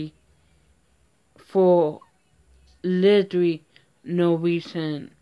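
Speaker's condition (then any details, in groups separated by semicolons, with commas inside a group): Mild cerebral palsy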